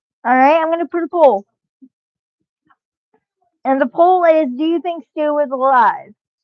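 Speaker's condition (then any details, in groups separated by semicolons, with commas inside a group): Cerebral palsy, spastic; from birth, muscle spasms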